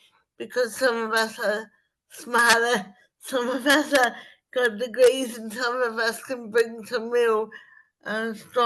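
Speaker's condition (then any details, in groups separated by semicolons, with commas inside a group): Spastic cerebral palsy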